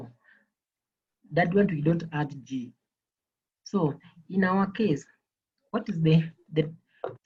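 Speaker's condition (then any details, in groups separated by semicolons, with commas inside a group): No condition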